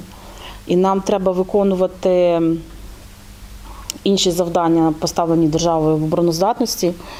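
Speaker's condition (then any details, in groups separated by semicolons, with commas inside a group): No condition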